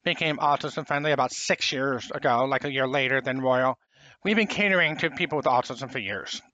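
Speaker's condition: Profound hearing loss, congenital

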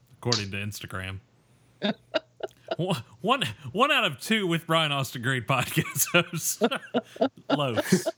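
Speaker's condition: No condition

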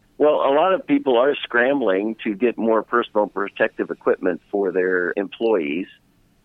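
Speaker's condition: No condition

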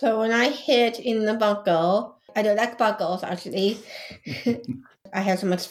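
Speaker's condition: Down syndrome; intellectual disability

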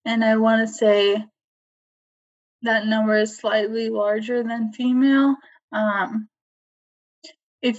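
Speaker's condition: ALS, limb onset; onset in arms and legs, not bulbar onset

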